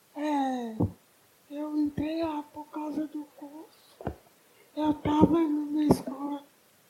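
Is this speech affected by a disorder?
Yes: cerebral palsy; lesion less severe than others, physical effects, falls, hip surgery for dislocated hip; ongoing music therapy, hospitalization not frequent; music therapy to develop communication and singing, possibly speech balance, singing recorded by music therapist.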